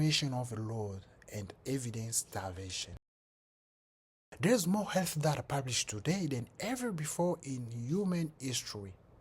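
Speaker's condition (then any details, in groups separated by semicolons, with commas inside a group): No condition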